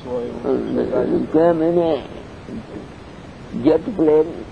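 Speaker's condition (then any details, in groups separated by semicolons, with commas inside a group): Deafness; cannot hear audience questions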